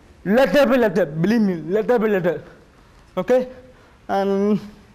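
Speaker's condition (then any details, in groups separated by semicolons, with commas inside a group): Cerebral palsy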